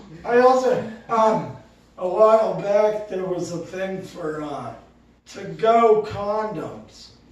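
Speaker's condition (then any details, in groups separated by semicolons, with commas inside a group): Cerebral palsy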